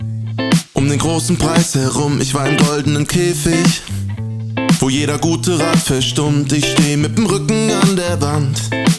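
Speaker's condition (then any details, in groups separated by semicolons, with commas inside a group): No condition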